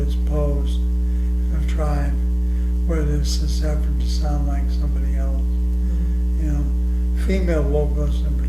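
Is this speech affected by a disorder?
Yes: ALS.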